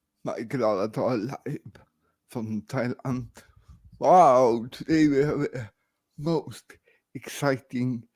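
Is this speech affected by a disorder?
Yes: cerebral palsy.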